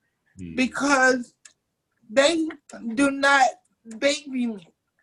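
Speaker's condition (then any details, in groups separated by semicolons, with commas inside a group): Cerebral palsy; 27 years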